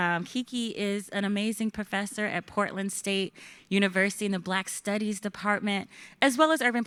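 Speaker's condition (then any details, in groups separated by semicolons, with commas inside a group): No condition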